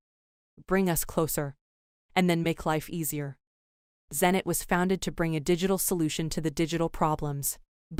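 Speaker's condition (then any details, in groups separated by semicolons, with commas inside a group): No condition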